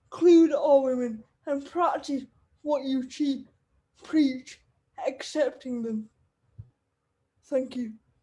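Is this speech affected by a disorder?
Yes: cerebral palsy; wheelchair user.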